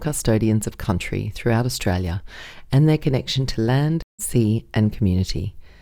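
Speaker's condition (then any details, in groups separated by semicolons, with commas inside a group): No condition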